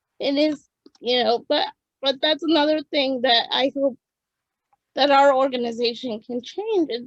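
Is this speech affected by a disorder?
Yes: cerebral palsy; birth oxygen deprivation.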